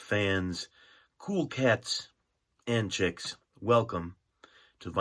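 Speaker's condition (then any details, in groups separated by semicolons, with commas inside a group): No condition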